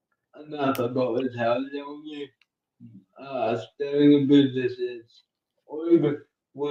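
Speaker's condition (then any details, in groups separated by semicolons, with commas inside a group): Cerebral palsy; uses one hand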